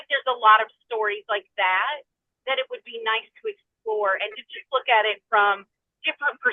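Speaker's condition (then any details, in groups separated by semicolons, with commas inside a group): No condition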